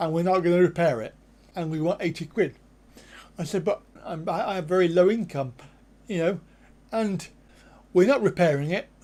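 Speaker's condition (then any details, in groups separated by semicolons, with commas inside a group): Cerebral palsy; back surgery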